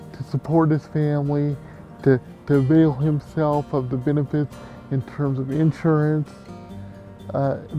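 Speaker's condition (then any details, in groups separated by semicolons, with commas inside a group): Cerebral palsy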